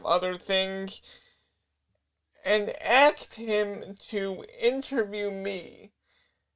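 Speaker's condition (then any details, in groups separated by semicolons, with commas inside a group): Cerebral palsy; voice sometimes sounds childlike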